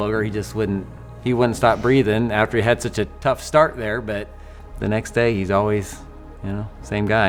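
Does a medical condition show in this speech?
No.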